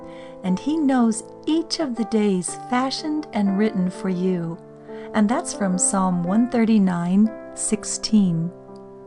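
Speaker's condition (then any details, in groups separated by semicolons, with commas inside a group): No condition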